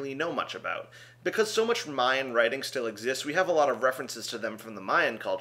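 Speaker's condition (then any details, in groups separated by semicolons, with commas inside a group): No condition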